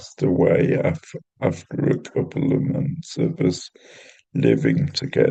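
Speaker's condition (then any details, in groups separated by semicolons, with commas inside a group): Cerebral palsy; intrathecal baclofen pump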